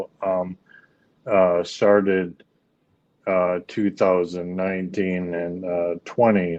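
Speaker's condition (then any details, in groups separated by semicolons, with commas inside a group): ALS; speech issues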